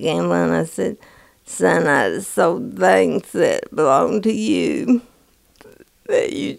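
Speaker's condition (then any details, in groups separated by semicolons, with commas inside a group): Parkinson's disease; onset in early 50s, full body tremor with fall, Requip for 7 to 8 years; off Requip, tremors a lot worse, trouble walking, recently got cane, uses walker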